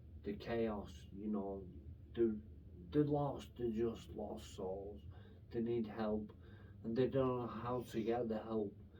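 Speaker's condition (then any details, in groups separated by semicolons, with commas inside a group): Brain infection with surgery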